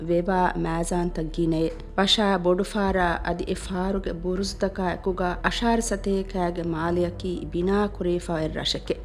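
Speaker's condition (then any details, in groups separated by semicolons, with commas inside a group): No condition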